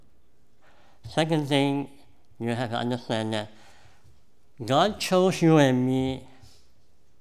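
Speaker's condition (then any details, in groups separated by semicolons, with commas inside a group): Cleft palate; present from birth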